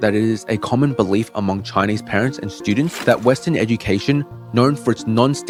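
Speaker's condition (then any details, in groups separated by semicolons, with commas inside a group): No condition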